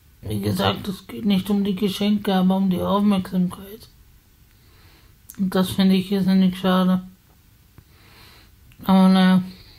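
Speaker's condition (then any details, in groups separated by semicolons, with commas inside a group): Spasticity from birth; multiple sclerosis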